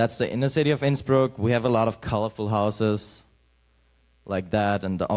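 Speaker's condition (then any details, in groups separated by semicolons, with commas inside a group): No condition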